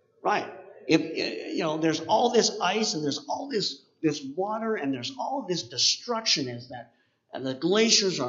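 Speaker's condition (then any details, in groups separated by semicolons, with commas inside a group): Cleft palate; congenital cleft palate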